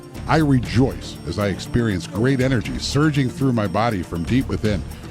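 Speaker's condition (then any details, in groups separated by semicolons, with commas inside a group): No condition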